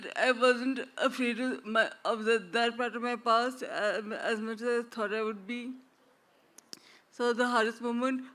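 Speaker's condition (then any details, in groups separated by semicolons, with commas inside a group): Traumatic brain injury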